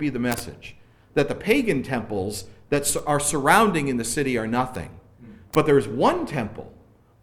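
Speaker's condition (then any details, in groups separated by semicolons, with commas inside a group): No condition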